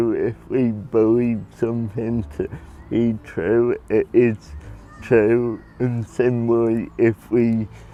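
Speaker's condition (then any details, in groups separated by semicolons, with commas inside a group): Cerebral palsy; predicted at birth never to talk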